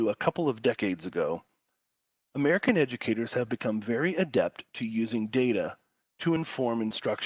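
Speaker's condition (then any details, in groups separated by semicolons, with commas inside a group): No condition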